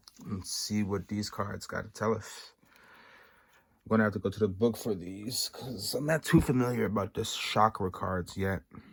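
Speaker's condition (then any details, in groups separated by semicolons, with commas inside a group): No condition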